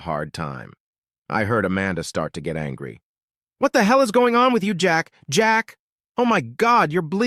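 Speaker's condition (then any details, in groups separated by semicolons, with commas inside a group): No condition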